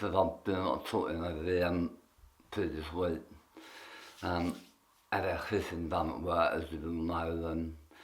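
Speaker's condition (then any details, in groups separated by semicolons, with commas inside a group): Tongue cancer; half tongue removed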